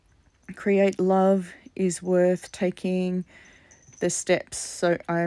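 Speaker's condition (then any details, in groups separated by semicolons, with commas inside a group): No condition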